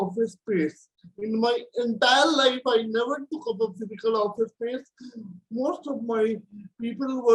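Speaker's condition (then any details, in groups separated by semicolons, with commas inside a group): Cerebral palsy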